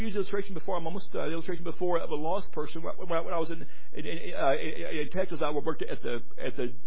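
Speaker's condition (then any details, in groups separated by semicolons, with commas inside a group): Stuttering; repeated sounds, repeated words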